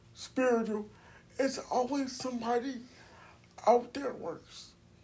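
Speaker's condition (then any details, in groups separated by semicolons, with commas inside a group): Cerebral palsy; uses wheelchair, age 42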